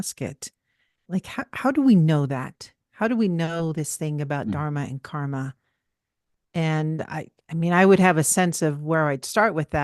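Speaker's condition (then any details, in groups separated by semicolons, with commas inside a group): No condition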